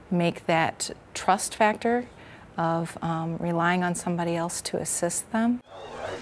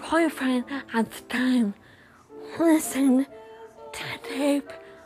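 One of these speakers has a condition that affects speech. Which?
The second: traumatic brain injury; caused by traffic crash; in rehabilitation.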